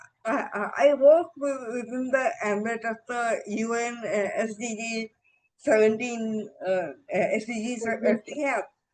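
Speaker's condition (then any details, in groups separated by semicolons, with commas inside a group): Encephalitis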